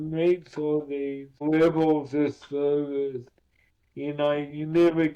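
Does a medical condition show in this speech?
Yes: cerebral palsy.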